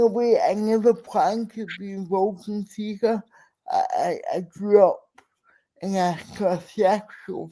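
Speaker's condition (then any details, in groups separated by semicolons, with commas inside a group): Cerebral palsy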